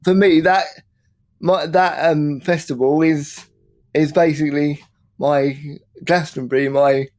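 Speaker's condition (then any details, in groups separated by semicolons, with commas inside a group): Cerebral palsy; from birth, oxygen lack, 10 weeks premature, heart defect, heart surgery at 9 weeks, wheelchair user; no real speech impediment except when drunk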